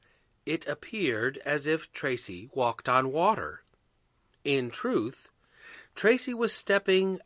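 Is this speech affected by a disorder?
No.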